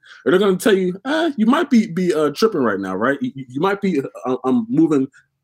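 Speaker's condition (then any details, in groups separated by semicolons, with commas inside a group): Stuttering; stuttered all life since childhood, volunteered for public speaking in high school and college; repeated sounds, prolonged sounds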